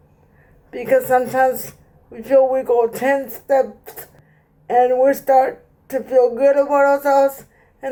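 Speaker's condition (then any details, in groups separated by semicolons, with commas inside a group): Cerebral palsy; present from birth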